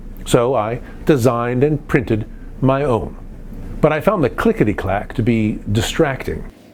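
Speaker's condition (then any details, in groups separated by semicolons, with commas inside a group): No condition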